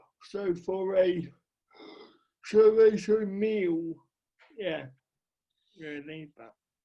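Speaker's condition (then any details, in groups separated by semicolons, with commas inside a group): Cerebral palsy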